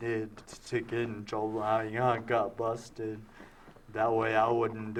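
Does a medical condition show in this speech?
Yes: traumatic brain injury; now talking.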